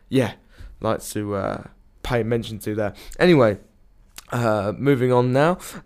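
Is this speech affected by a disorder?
No.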